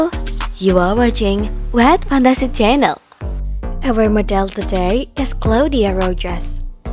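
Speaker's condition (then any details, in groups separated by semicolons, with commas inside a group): No condition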